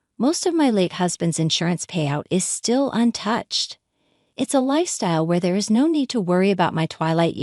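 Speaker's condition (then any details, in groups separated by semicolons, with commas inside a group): No condition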